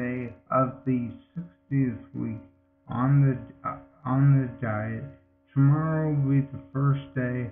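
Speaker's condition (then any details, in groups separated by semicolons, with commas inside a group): Multiple sclerosis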